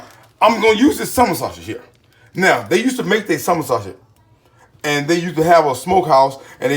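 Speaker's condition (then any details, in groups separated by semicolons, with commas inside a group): No condition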